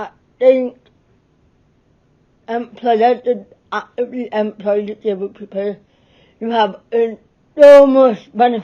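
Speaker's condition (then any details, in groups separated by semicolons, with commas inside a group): Cerebral palsy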